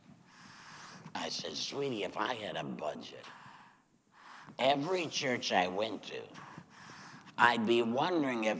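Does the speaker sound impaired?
Yes: laryngectomy; chemo and radiation.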